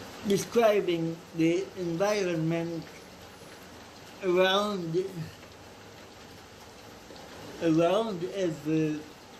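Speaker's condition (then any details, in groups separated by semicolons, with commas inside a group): Cerebral palsy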